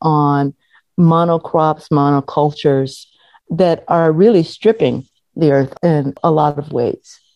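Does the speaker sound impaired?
No.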